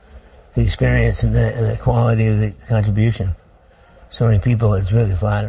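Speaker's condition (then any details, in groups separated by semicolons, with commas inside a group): Parkinson's disease; diagnosed 35 years ago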